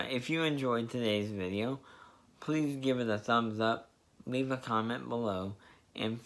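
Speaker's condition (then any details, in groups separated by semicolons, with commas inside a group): Spastic diplegia cerebral palsy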